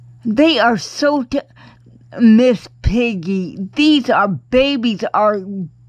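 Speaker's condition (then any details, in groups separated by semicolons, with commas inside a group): Cerebral palsy; cannot walk, crawls to get around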